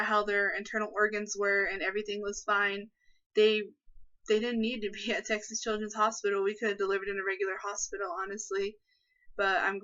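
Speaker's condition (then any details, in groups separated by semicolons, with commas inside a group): No condition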